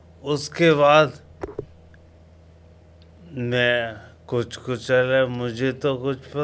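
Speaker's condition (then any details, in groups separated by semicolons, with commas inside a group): Coma after road accident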